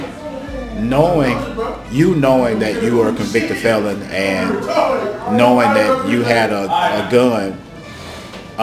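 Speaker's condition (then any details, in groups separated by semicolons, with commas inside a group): No condition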